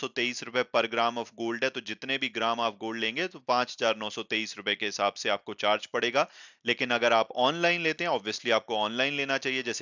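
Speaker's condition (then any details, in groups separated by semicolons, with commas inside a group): No condition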